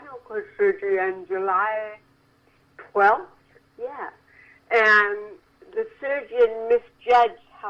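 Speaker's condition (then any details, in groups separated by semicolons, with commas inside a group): Cerebral palsy; from birth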